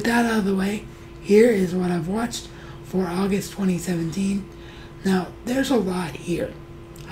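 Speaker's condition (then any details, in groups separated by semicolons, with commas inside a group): Cerebral palsy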